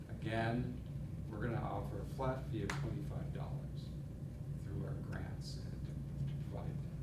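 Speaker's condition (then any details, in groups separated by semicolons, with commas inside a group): No condition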